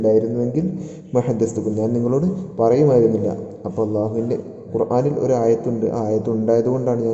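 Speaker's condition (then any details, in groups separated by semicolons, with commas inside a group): No condition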